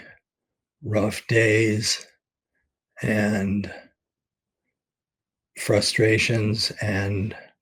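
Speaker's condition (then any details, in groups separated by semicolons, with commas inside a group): ALS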